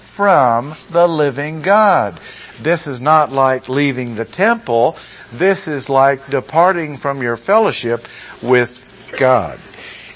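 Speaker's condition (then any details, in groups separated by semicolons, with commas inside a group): No condition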